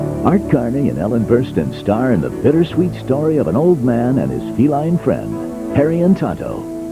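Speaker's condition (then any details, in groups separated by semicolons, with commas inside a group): No condition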